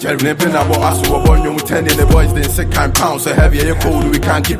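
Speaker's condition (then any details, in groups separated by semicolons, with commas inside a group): No condition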